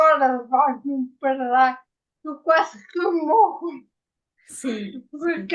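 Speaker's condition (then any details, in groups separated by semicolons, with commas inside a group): Ataxia after brain injury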